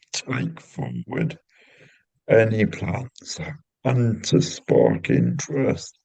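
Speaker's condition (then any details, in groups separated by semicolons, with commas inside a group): Cerebral palsy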